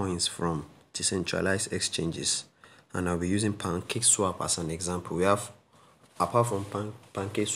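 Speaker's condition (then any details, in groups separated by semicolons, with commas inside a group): No condition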